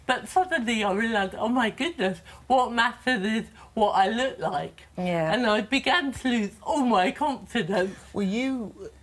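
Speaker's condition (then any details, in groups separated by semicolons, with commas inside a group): Cerebral palsy; present from birth, unsteady balance; affects speech and walking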